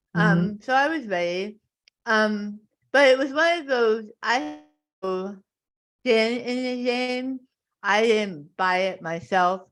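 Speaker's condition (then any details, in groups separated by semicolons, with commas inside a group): Tongue cancer; stage four tongue carcinoma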